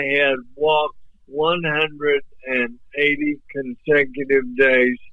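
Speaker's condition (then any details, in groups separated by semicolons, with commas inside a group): ALS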